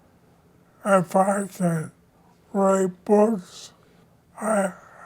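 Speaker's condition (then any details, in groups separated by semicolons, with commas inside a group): ALS; onset in hands; onset about 7 years ago, body failing, still speaks; voice lost timbre, losing use of voice and hands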